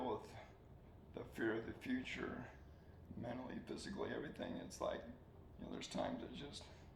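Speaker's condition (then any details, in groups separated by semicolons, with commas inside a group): ALS; slow-progressing form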